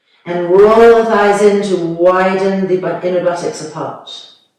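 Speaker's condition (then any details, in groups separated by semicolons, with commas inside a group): No condition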